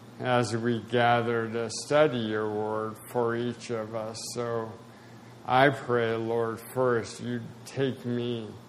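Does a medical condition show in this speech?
Yes: spasticity, mild.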